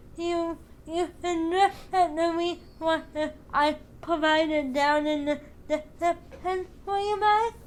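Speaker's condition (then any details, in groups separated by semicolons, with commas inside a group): Cerebral palsy, spastic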